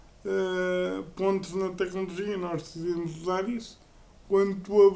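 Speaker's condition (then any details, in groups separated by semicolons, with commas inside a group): Cerebral palsy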